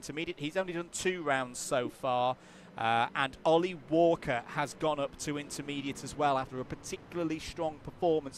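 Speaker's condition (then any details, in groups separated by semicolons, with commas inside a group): No condition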